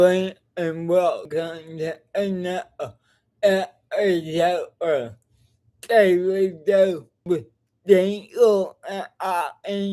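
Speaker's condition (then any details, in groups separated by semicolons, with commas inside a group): Cerebral palsy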